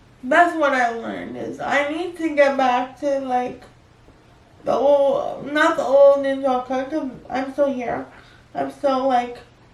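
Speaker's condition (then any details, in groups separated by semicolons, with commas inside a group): Cerebral palsy; speech worsening over past year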